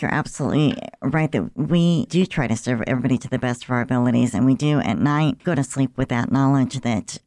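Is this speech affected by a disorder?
Yes: cleft lip and palate; congenital, present since birth.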